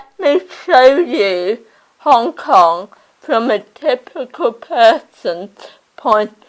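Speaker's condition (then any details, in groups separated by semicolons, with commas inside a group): Cerebral palsy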